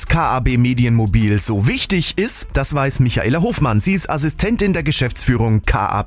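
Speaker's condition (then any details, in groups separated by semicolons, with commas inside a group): No condition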